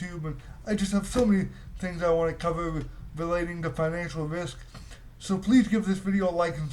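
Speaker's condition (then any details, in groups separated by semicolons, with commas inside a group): Cerebral palsy; voice tone sometimes odd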